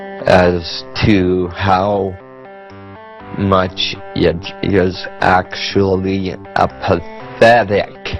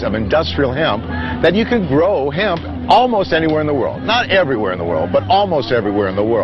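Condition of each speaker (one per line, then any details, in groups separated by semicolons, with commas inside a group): Multiple sclerosis; severe shaking
No condition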